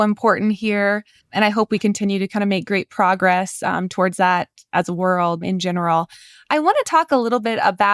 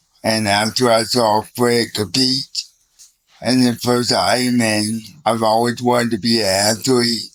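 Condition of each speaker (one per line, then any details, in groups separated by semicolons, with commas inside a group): No condition
Cerebral palsy; from birth, spastic quadriplegia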